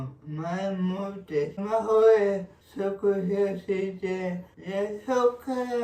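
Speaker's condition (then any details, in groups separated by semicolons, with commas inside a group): Cerebral palsy; severe, uses a wheelchair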